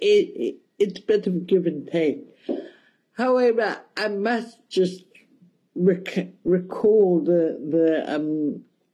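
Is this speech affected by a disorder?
Yes: cerebral palsy; mild, balance slightly affected, hand control affected, walks, requests wheelchair assistance at airports; speech mildly affected.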